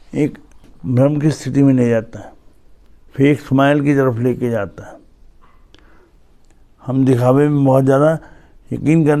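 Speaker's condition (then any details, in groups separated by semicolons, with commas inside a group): Cerebral palsy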